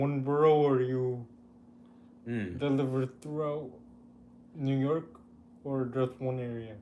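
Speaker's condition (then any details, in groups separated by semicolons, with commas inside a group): Cerebral palsy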